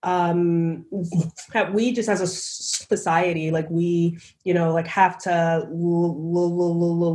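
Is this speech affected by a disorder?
Yes: stuttering; described as a speech impediment; has a slight cold during the recording; stutters on stage and on camera; here repeated sounds, prolonged sounds.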